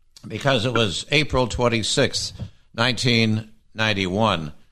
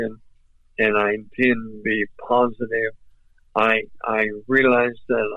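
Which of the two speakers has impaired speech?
The second: ALS; recently diagnosed, wheelchair being prepared; voice off but clear and understandable.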